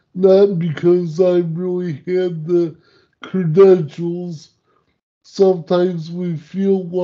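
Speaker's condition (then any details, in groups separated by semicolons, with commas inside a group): Cerebral palsy; speech impairment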